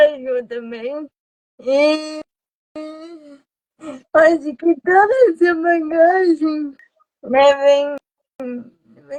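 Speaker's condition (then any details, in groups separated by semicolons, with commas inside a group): Cerebral palsy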